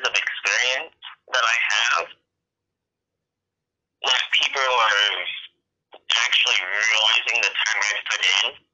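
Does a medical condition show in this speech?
Yes: cerebral palsy; very rare form, rare brain disease, diagnosed around age five, hand eye coordination affected; speech affected.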